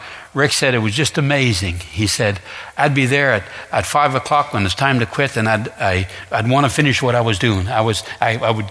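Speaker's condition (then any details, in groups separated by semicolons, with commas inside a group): No condition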